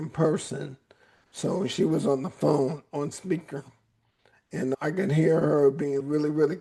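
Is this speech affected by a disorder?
Yes: ALS; 11 years since diagnosis, weekly physical therapy; voice raspy at times.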